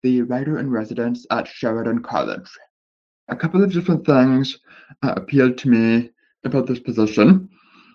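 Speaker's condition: Deafness with speech impediment; born deaf, years of speech therapy, cannot really hear voices in interviews

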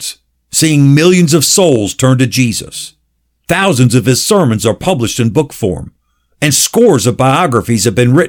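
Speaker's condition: No condition

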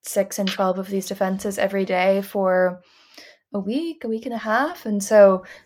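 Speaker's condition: No condition

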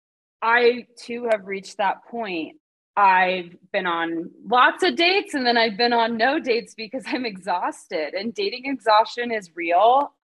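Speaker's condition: No condition

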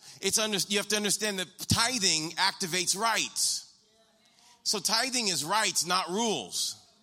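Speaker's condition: No condition

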